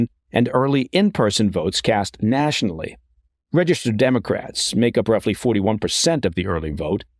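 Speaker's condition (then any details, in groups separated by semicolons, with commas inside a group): No condition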